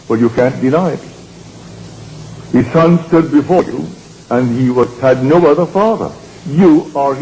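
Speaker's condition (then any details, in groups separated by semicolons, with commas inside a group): No condition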